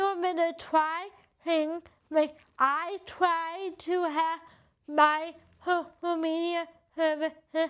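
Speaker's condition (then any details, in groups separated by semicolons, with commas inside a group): Cerebral palsy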